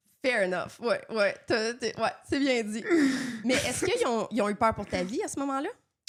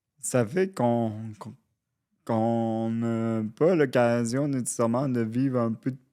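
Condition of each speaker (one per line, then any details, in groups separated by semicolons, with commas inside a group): No condition
Cerebral palsy; caused by brain lesion after seizure, uses wheelchair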